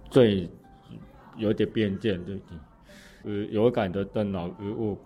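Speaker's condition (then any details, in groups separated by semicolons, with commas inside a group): Congenital hearing impairment; congenital mild hearing impairment, coach 楊木輝 confirms every verbal instruction and has it repeated back; communicates clearly when explaining training plans to teammates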